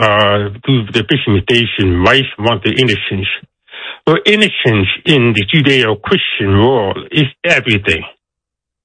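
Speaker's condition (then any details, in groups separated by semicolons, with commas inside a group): Deafness; deaf accent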